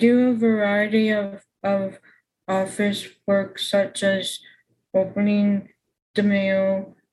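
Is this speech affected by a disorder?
Yes: aphasia; caused by functional neurological disorder, stroke ruled out, diagnosed first hospital day, FND intermittently affects walking; speech regained after practicing in hospital therapy, hospitalized twice, ice pack on forehead, fidget toys; lost speech suddenly on waking for about five months, writing skills also declined, used whiteboard.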